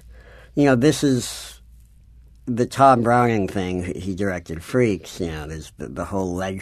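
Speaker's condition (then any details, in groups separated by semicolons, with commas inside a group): Cleft palate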